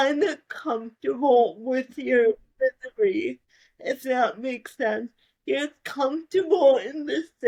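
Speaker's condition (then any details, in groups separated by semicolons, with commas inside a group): Cerebral palsy; spasticity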